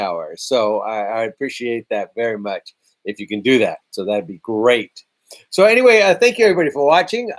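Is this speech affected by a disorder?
No.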